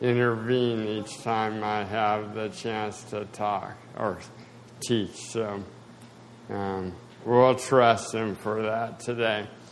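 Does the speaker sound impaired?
Yes: spasticity, mild.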